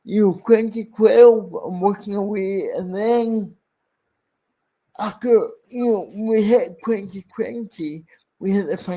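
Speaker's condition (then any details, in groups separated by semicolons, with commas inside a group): Cerebral palsy; speech impairment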